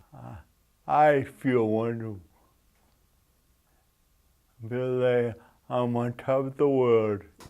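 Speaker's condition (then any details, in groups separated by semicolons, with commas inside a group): Brain injury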